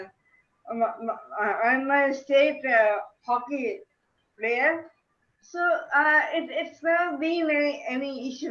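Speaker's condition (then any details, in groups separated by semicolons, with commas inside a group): Brain damage from encephalitis; speech sometimes unclear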